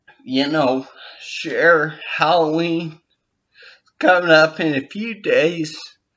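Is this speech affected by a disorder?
Yes: brain injury with dysarthria.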